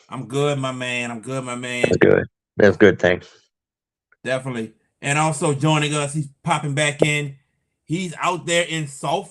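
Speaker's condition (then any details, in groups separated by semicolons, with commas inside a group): No condition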